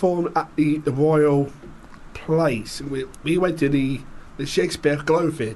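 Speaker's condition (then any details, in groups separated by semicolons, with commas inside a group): Down syndrome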